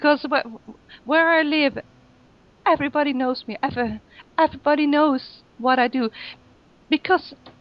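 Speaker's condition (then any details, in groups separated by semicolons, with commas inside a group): Stuttering; stutter with silent blocks, freezes, body movements and tics, major stuttering on oral presentations; stutters a lot in this recording, recording stress increases stutter; slow, clear, articulated speech, mostly fluent in English and Swedish, more stuttering in Dutch, German, French; repeated sounds, prolonged sounds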